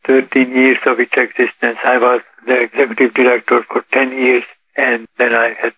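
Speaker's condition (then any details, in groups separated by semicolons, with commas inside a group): Parkinson's disease; Parkinson's detected about 8 years ago, now 84, daily yoga practice and 3-mile walks credited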